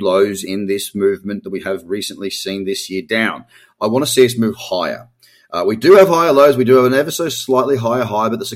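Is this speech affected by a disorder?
No.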